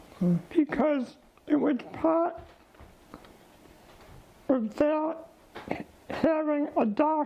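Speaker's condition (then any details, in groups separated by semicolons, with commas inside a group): ALS; diagnosed about 15 months ago, declining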